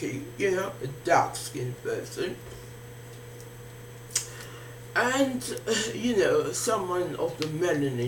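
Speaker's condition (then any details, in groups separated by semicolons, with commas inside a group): Facial palsy; can barely hear own speech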